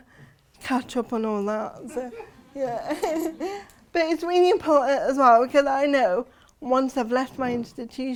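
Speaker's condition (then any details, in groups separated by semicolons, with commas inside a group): Cerebral palsy; since birth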